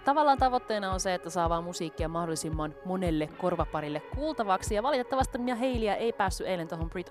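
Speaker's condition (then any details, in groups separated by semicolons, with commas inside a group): No condition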